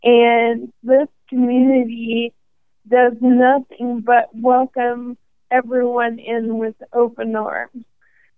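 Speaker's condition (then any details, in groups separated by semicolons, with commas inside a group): ALS; 18 months to diagnosis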